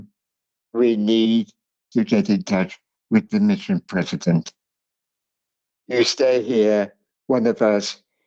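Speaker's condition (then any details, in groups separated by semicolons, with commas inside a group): Cerebral palsy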